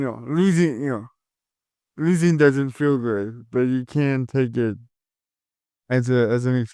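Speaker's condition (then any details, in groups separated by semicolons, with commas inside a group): Cerebral palsy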